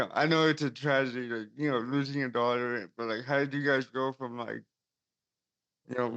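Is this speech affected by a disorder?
Yes: cerebral palsy; since birth.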